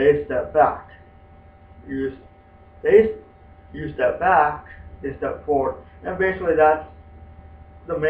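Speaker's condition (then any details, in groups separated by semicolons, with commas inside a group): Spastic quadriplegic cerebral palsy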